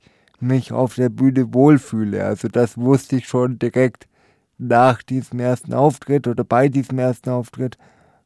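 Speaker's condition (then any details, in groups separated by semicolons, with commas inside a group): Spastic quadriplegia, tetraspastik; spastic quadriplegia affecting arms and legs, limited fine motor skills, unusual slow gait; stutters in first sentence, mistaken for drunk, improved by Kasseler Stottertherapie intensive course at about 17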